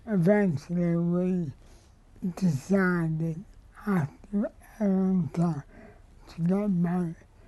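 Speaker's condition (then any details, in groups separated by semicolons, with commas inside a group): Cerebral palsy; spastic, diagnosed in childhood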